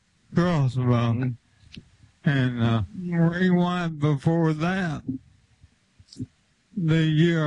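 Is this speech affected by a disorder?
Yes: ALS; limb onset, left hand weakness first, spread through left arm, slight right leg symptoms; progressive, diagnosed at Duke after exclusion testing, three neurologists, physical therapy.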